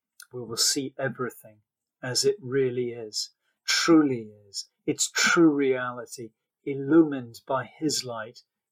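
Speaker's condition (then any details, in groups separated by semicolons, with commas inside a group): No condition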